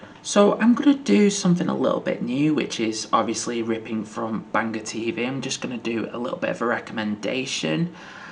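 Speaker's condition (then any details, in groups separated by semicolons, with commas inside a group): No condition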